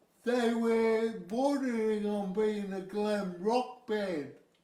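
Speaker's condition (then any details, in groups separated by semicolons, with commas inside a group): Cerebral palsy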